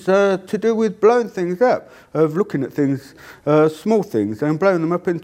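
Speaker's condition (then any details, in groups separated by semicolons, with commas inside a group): Deafness; cannot hear own voice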